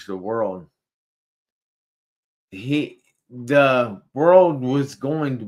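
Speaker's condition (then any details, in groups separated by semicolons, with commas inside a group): Traumatic brain injury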